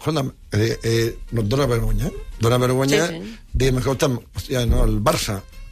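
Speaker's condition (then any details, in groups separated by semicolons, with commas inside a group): No condition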